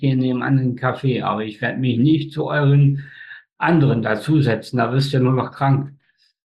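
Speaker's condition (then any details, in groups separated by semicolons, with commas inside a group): Spastic tetraparesis; facial paralysis, speech control difficulties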